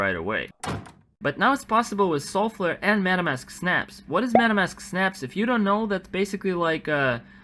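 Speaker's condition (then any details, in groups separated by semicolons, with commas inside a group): No condition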